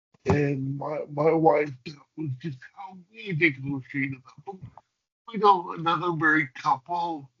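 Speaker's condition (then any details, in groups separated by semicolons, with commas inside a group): Cerebral palsy; hamstring releases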